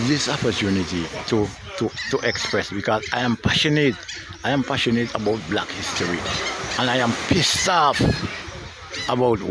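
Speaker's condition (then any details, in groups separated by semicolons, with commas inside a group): No condition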